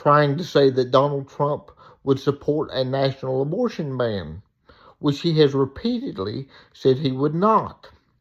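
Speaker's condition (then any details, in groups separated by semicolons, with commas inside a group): Cerebral palsy; reports speaking clearly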